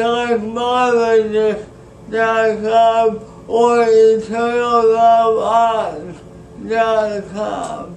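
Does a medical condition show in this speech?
Yes: speech impairment after birth surgery.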